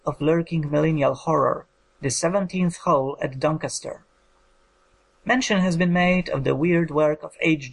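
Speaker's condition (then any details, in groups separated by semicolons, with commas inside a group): No condition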